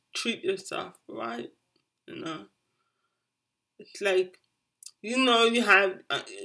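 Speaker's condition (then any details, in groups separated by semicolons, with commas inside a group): Cerebral palsy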